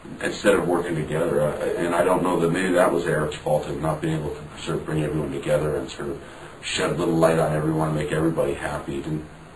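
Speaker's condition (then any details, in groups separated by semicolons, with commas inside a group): No condition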